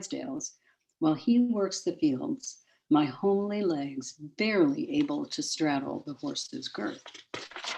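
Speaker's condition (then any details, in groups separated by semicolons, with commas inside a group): No condition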